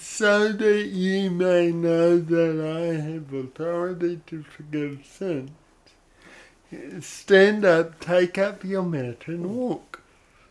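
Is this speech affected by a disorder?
Yes: cerebral palsy; brain damage at or around birth, affects coordination and muscle control of whole body; odd sort of voice.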